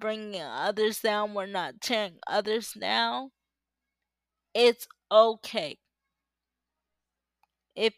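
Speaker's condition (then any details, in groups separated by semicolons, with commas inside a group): Cerebral palsy; uses power wheelchair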